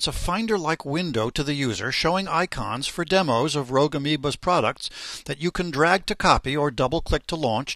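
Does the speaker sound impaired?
No.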